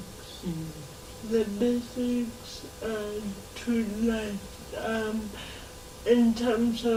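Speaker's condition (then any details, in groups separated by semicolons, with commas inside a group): Cerebral palsy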